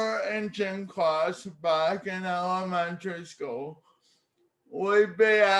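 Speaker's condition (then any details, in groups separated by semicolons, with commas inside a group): Cerebral palsy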